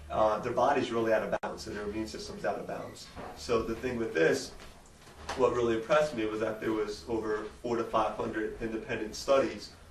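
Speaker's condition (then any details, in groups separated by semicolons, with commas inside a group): No condition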